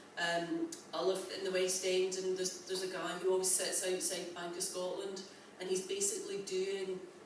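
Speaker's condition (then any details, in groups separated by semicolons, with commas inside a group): No condition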